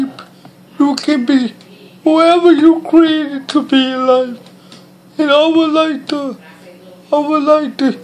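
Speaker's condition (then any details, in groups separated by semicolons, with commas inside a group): Cerebral palsy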